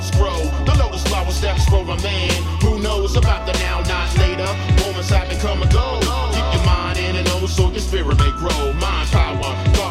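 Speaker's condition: No condition

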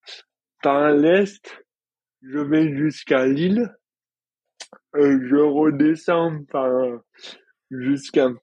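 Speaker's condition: Dystonia; receives injections, more pain before injection, improved balance, no longer falls

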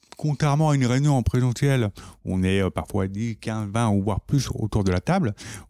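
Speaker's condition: Profound deafness from birth, congenital

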